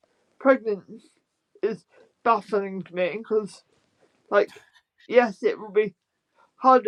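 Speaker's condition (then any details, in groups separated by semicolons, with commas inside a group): Spastic quadriplegic cerebral palsy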